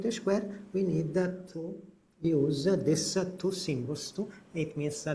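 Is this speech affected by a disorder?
No.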